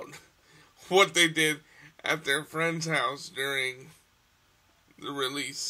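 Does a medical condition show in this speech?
Yes: cerebral palsy.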